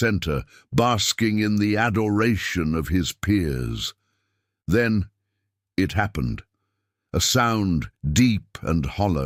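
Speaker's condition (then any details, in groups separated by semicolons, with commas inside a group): No condition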